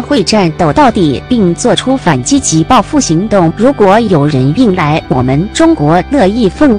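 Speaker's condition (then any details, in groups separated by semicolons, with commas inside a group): No condition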